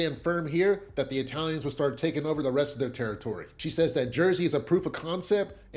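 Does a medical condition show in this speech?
No.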